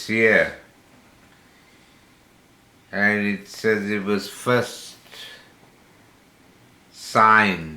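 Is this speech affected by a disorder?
Yes: slurred speech from poisoning.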